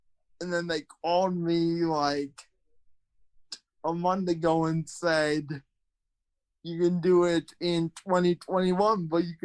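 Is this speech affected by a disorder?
Yes: cerebral palsy, spastic quadriplegia.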